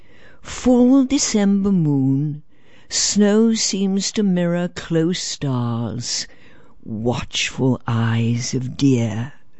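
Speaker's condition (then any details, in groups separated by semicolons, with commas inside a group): No condition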